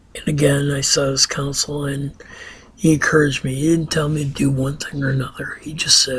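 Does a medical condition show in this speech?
Yes: ataxia.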